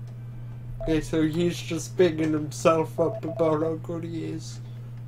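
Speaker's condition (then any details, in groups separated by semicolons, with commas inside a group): Quadriplegic cerebral palsy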